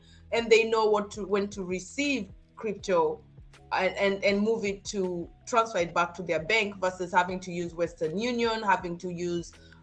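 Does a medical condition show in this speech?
No.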